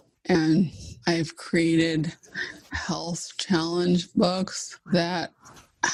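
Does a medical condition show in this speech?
Yes: ALS (Lou Gehrig's disease).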